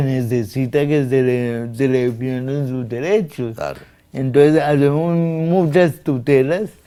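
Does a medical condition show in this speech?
Yes: cerebral palsy; difficulty speaking.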